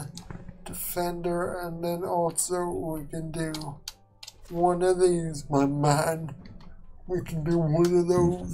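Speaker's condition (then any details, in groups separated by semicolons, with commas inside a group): Quadriplegic cerebral palsy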